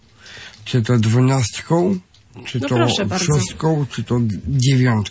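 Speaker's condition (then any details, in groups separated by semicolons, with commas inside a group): Down syndrome; adult, 27 years old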